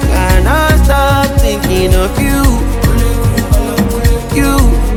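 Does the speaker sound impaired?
No.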